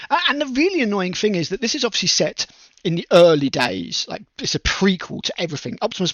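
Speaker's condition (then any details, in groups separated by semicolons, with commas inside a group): No condition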